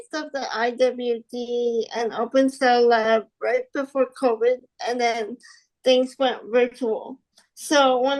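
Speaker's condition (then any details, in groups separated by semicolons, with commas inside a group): Spastic quadriplegic cerebral palsy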